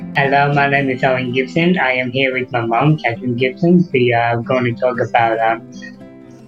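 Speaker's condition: Down syndrome; diagnosed at birth, occupational therapy for limbs, slower at learning; extensive childhood speech therapy for speech and voice

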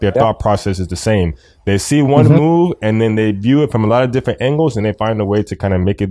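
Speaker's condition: No condition

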